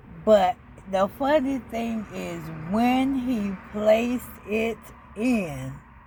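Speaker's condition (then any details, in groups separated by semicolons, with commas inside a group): ALS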